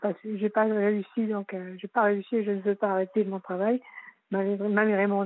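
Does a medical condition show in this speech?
Yes: Parkinson's disease; left leg dragging, frequent tripping, noticed by sports coach, diagnosed by rheumatologist, confirmed by neurologist; four years since diagnosis, unchanged treatment without side effects, leg dragging gone, Marseille neurologist six-monthly.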